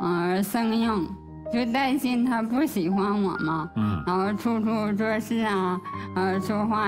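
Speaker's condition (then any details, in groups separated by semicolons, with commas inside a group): ALS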